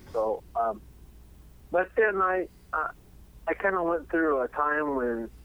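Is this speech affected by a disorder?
Yes: cerebellar ataxia; diagnosed about 12 years ago, cerebellum two thirds missing on MRI, tested for hereditary Friedreich's form, dad's-side family history, cause unknown; degenerative, untreatable, not in wheelchair, no medicine due to drug hypersensitivity, recent lower back MRI, foot numbness, leg neuropathy pain.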